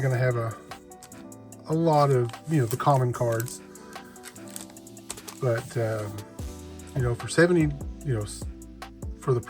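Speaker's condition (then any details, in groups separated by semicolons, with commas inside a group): No condition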